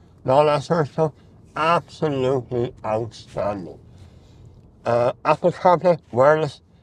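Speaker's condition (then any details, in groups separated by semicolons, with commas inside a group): Mouth cancer surgery; speech varies, may sound totally different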